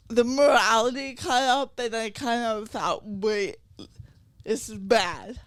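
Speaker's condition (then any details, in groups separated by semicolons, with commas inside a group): Cerebral palsy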